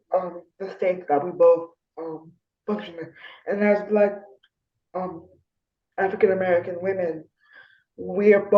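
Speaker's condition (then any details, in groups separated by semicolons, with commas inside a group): Spastic diplegia cerebral palsy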